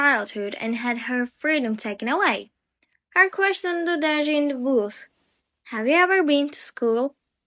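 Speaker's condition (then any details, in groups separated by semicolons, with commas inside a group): No condition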